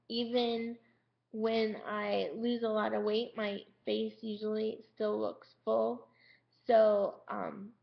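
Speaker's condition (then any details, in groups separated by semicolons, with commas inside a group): Cerebral palsy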